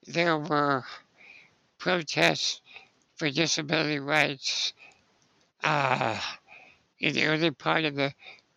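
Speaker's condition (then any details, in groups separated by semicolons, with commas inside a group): Spinal muscular atrophy; age 60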